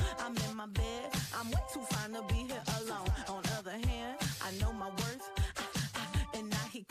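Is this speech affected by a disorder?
No.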